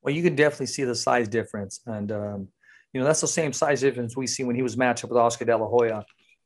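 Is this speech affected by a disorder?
No.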